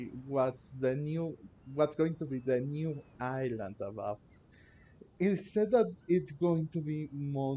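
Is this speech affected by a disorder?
No.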